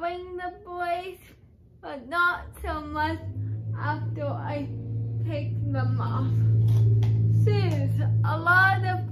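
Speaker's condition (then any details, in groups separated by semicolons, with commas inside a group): Cerebral palsy; uses crutches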